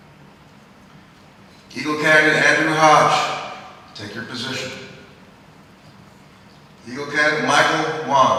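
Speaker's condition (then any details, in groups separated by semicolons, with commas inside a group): No condition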